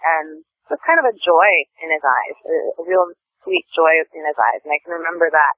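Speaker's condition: No condition

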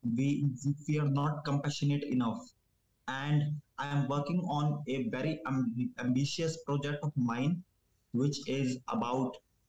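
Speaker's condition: Stammering; began around age 10, linked to violent abusive father and childhood stress, considered not curable; no speech therapy or techniques, improving with more talking; used to stammer more in English than Hindi, few stutters in interview, stutter rarely noticeable; repeated sounds

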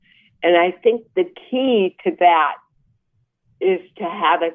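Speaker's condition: Cerebral palsy; about 63 years old

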